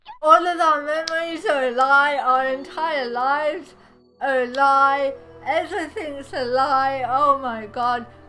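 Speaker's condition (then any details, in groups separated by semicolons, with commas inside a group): Cerebral palsy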